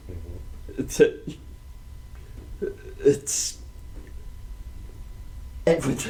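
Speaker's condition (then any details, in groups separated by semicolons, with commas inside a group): Cerebral palsy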